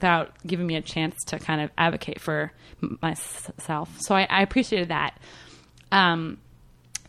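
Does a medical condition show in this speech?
Yes: stuttering; had stuttering therapy; openly discloses stuttering in job interviews; sometimes fluent when disclosing, slows down to explain stuttering to listeners; here repeated sounds, prolonged sounds.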